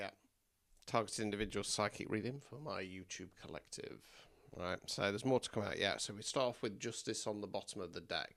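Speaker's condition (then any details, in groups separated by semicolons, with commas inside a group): No condition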